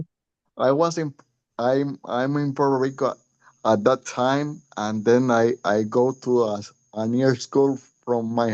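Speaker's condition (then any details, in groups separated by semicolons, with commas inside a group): Cerebral palsy; since five months old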